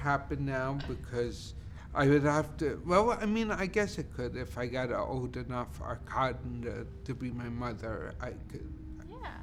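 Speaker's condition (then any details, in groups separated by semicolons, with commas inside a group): Cerebral palsy; speech primarily affected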